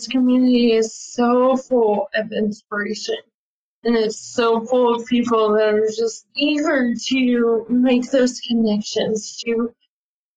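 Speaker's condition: ALS; attends ALS clinic

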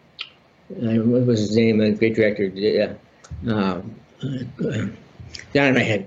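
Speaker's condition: Parkinson's disease; about 30 years since diagnosis, benign spinal tumor, six-hour spinal surgery at Johns Hopkins, relearned walking

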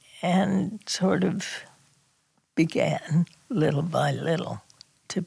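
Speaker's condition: Spasmodic dysphonia; strange

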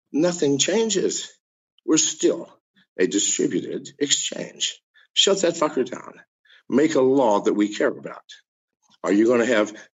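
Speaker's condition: No condition

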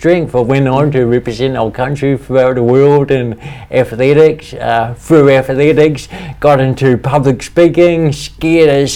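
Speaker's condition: Cerebral palsy; speech impediment, talks funny

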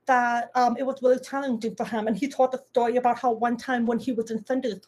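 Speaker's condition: Deafness, little d deaf, some residual hearing

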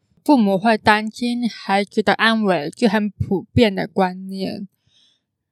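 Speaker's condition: Congenital hearing impairment; congenital cochlear underdevelopment

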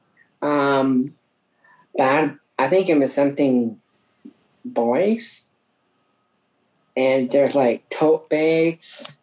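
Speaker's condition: Down syndrome; from birth

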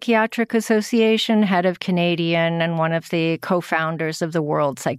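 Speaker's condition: No condition

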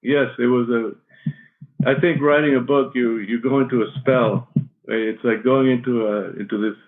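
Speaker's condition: Parkinson's; shaky voice, may stumble on words

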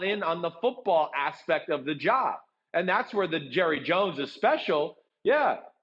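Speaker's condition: No condition

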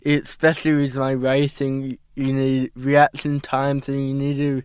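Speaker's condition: Cerebral palsy; at diagnosis told may never walk or talk

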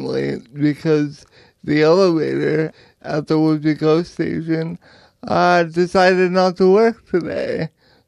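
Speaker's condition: Cerebral palsy; power wheelchair user

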